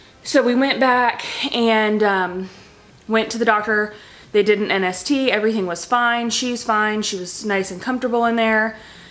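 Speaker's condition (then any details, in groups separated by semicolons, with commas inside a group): No condition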